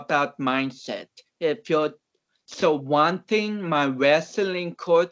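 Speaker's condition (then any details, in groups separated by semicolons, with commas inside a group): Cerebral palsy; oxygen loss at birth, affects speech, walking, balance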